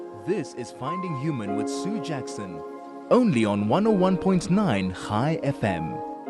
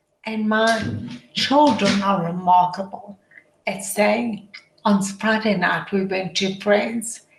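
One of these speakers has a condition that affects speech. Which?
The second: motor neuron disease; primary lateral sclerosis, head to toe, hands severely affected; progressive, diagnosed this year after five years, two sticks; voice, tongue, vocal cords affected, uses voice augmenter.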